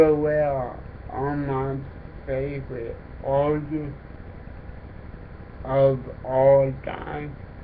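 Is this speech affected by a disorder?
Yes: cerebral palsy.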